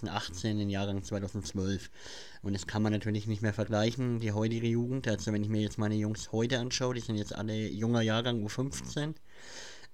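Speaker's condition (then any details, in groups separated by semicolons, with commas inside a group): Cleft palate; since childhood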